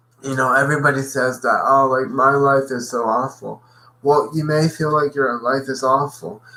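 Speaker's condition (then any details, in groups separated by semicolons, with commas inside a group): Cerebral palsy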